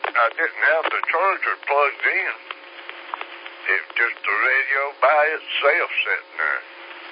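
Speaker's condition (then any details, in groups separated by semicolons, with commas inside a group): Slurred speech; stroke 3 years ago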